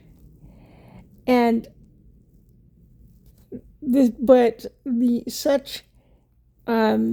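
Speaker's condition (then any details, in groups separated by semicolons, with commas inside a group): Cerebral palsy; wheelchair user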